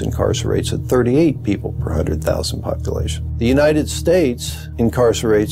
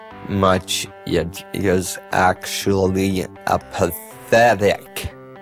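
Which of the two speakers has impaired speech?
The second: multiple sclerosis; after smoking marijuana.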